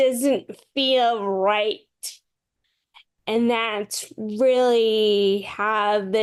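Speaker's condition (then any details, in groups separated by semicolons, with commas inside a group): Friedreich's ataxia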